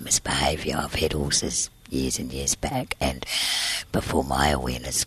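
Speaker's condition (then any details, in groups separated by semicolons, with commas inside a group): Tracheostomy and scarred vocal cord, laryngeal cysts, surgical vocal cord scarring; congenital laryngeal cysts, tracheostomy 3 weeks to 15, reinserted 18, cyst surgery 20 Green Lane Hospital; voice sounds different, presses on tracheostomy tube, later surgery left voiceless eight months, used voice machine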